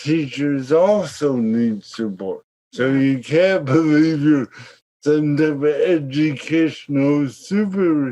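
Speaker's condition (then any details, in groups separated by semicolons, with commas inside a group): Cerebral palsy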